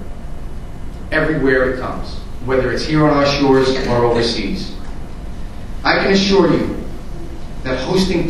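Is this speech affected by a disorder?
No.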